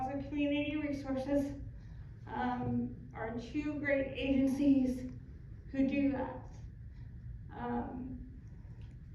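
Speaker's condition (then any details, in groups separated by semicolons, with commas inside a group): Cerebral palsy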